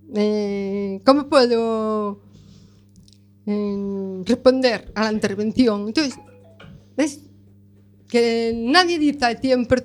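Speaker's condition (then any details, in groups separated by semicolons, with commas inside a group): Deafness with cochlear implant; deaf since childhood, right ear unaided and unstimulated for many years; implant external processor with cable, hearing aid left ear, implant now overtaking aided ear, relies heavily on lip reading; cannot perceive voice timbre, intonation or accents, understands nothing without seeing faces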